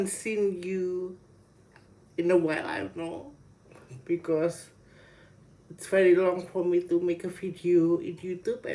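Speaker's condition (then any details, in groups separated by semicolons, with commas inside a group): Cerebral palsy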